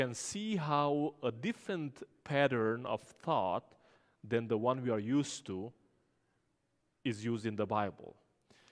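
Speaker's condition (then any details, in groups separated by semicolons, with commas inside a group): No condition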